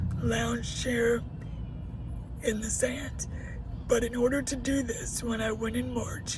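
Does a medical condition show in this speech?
Yes: cerebral palsy; uses a wheelchair.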